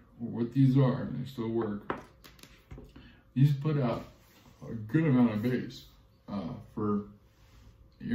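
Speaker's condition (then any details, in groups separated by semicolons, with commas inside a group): Cerebral palsy; affects gait and walking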